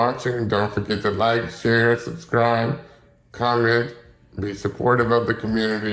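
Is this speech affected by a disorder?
Yes: cerebral palsy, spastic; some voice muscle weakness, still able to talk.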